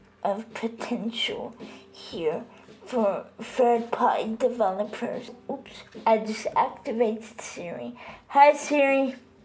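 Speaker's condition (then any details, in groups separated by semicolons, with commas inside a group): Cerebral palsy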